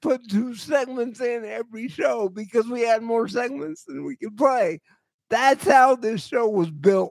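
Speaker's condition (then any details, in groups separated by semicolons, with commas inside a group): Cerebral palsy; voice always shot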